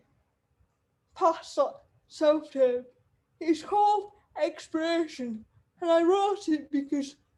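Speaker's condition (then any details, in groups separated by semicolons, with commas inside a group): Cerebral palsy; wheelchair user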